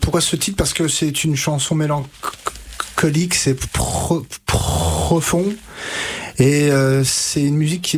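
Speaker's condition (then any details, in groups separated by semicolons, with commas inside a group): Stuttering; stuttering since age 5 to 6, about 27 years, untreated until about 20; speech therapy with stuttering specialist Catherine Daubier in Nancy from 20-22, several years, fluency techniques; current blocks and repetitions, blocked every sentence, used gestures, froze reading aloud; repeated sounds, prolonged sounds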